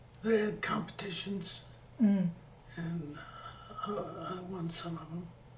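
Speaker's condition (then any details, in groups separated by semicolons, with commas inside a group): Parkinson's; slowing down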